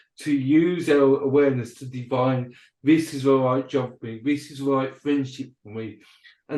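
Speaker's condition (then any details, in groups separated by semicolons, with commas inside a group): Cerebral palsy and dyspraxia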